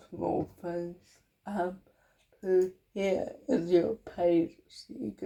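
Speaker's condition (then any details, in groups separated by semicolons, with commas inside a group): Cerebral palsy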